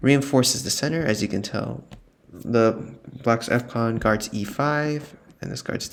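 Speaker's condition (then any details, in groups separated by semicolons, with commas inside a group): No condition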